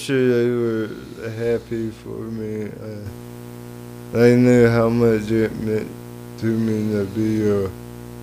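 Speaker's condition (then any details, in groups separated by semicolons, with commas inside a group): Cerebral palsy; lifelong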